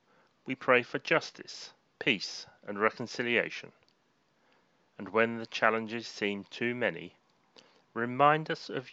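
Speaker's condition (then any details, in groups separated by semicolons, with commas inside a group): No condition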